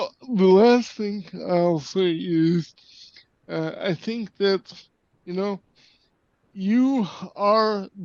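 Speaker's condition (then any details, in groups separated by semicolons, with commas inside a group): Cerebral palsy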